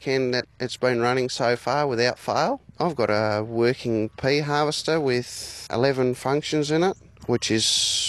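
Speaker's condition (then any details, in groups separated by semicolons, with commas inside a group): No condition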